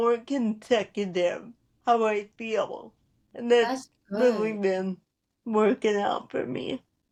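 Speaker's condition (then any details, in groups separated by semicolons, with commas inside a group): Cerebral palsy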